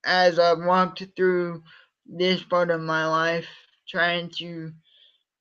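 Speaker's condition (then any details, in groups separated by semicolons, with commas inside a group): Cerebral palsy; from birth, uses wheelchair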